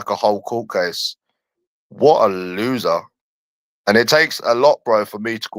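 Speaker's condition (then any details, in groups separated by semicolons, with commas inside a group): No condition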